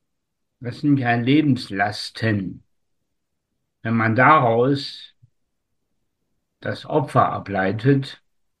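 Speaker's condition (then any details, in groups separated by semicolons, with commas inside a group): Spastic tetraparesis; from birth, oxygen deprivation during delivery, umbilical cord around neck, considered incurable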